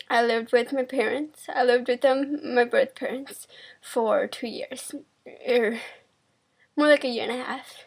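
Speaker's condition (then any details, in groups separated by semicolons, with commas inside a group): Cerebral palsy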